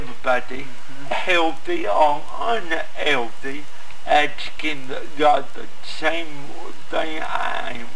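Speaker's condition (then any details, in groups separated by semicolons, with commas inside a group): Cerebral palsy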